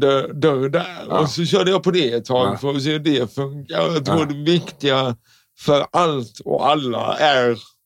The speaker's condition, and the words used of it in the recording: Cerebral palsy. Så du låter inte riktigt som alla andra.